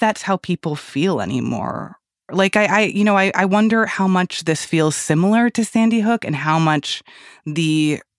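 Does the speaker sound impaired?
No.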